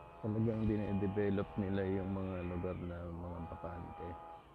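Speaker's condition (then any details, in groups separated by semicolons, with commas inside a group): No condition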